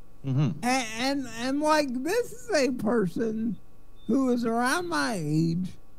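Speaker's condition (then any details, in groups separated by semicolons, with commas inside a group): Cerebral palsy; spasticity, not paralyzed, wheelchair user; uses wheelchair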